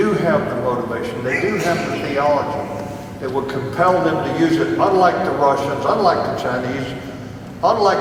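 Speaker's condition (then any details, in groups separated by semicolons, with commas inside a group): No condition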